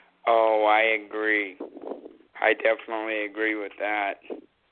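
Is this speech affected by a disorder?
Yes: cerebral palsy.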